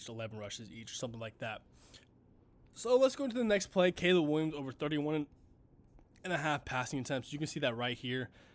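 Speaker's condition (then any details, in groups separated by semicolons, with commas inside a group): No condition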